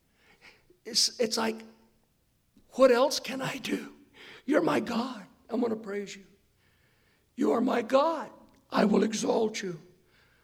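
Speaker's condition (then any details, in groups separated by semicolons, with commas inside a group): Hoarseness after vocal cord surgery; not smooth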